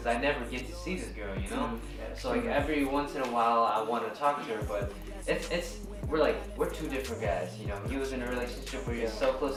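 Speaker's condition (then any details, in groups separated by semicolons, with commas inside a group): No condition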